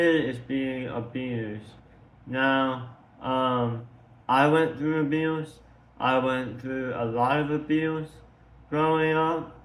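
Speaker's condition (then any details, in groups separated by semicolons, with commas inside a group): Tongue cancer surgery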